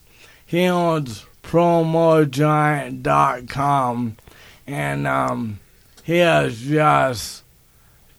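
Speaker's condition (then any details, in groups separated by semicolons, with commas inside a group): ALS; onset with speech impairment and right hand weakness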